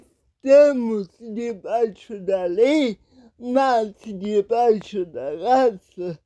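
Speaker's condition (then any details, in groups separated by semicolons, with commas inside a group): Paralysis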